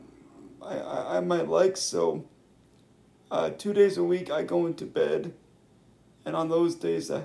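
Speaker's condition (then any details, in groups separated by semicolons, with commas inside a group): Cerebral palsy; wheelchair user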